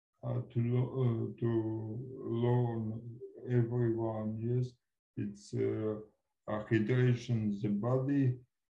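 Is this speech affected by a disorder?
Yes: cerebral palsy; from birth.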